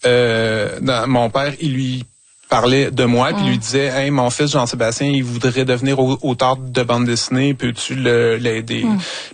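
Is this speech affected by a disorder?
Yes: stuttering; neurodevelopmental stuttering, lifelong, support from Association Bégaiement Communication (ABC), many techniques tried; age 47, greatly reduced since age 15, likely through neuroplasticity and techniques; still stutters sometimes, no stuttering on stage performing slam poetry; here repeated sounds.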